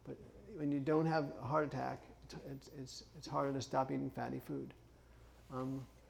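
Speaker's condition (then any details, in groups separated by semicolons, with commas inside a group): Parkinson's; speech therapy judged unnecessary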